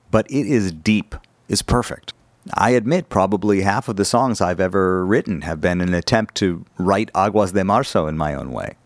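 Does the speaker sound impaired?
No.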